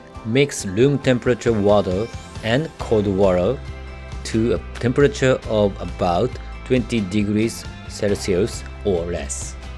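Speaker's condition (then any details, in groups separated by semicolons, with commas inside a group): No condition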